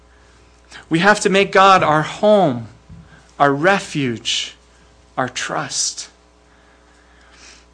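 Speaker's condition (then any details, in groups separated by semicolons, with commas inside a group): No condition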